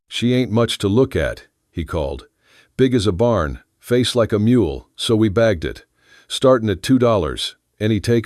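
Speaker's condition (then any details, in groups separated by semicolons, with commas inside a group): No condition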